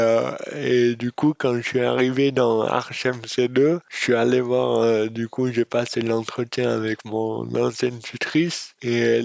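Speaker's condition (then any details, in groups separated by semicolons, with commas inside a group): Dystonia; from birth, oxygen loss at delivery, affects left forearm; speech disorder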